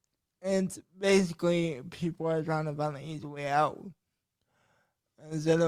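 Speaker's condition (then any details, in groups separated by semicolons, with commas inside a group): Cerebral palsy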